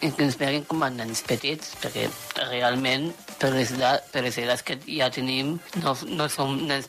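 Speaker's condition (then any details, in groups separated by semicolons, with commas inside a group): Down syndrome; trisomy 21, three copies of chromosome 21, intellectual disability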